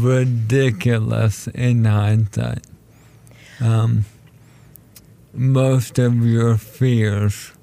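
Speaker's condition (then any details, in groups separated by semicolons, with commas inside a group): ALS; diagnosed almost 4 years ago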